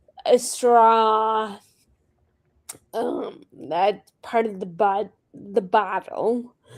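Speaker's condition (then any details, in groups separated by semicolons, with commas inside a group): Friedreich's ataxia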